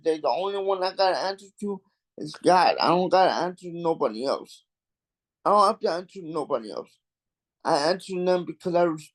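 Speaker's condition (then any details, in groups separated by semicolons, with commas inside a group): Cerebral palsy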